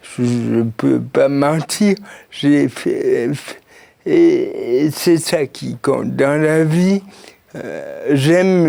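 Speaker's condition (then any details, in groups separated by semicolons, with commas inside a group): Cerebral palsy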